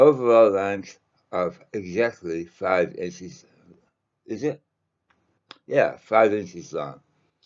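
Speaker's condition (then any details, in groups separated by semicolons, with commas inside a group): Mouth cancer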